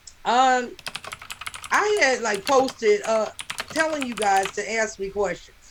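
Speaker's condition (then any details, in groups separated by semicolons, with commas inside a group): No condition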